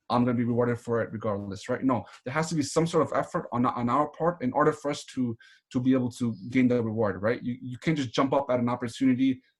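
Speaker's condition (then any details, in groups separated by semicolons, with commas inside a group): No condition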